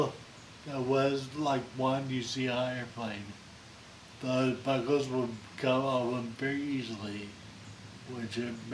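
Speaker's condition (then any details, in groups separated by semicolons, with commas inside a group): Friedreich's ataxia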